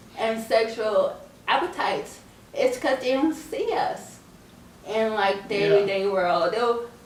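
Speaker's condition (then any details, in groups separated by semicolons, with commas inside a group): Cerebral palsy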